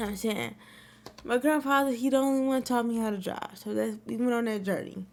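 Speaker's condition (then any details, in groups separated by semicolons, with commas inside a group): Cerebral palsy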